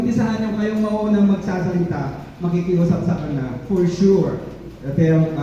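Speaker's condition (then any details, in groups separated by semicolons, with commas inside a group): No condition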